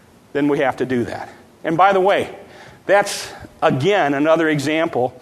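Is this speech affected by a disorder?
No.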